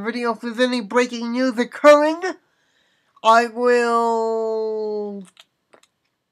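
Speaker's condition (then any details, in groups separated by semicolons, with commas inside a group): Cerebral palsy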